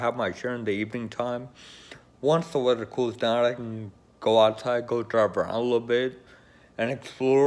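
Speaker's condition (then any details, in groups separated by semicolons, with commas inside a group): Friedreich's ataxia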